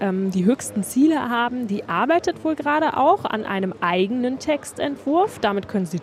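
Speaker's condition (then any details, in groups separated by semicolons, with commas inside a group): No condition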